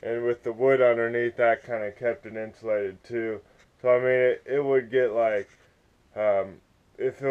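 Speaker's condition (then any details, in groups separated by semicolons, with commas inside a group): Cerebral palsy; spastic, affects walking and legs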